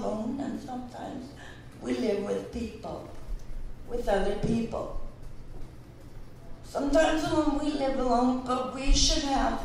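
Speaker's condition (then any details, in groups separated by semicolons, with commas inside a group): Cerebral palsy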